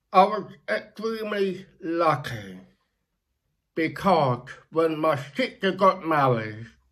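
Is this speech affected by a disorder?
Yes: deafness; born deaf, childhood speech therapy at John Tracy speech therapy school in US, mother-supported, lip reads; very clear per host, sounds like late-deafened speaker, captions offered in case unclear.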